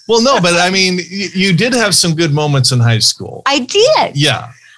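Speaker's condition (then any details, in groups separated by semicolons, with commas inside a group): No condition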